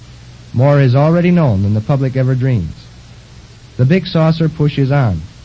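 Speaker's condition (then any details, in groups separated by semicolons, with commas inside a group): No condition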